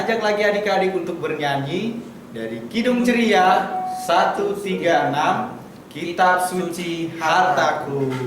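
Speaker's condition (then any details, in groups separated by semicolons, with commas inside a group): No condition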